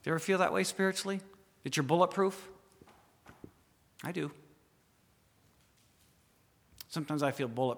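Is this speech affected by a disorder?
No.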